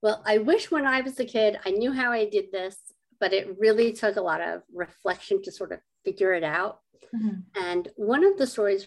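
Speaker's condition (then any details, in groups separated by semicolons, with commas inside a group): Cleft lip and palate; adult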